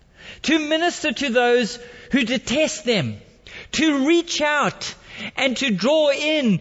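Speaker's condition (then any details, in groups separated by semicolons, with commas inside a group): No condition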